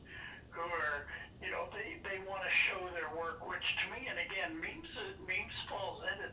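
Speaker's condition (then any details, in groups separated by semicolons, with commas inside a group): Parkinson's disease; diagnosed 5-6 years ago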